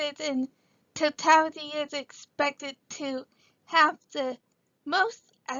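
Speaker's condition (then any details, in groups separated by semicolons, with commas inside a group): Cerebral palsy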